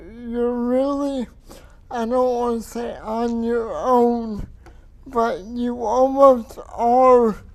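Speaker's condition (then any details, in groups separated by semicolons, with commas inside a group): Cerebral palsy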